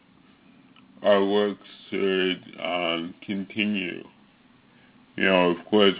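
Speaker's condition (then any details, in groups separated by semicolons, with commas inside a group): Cerebral palsy; cannot be hidden when acting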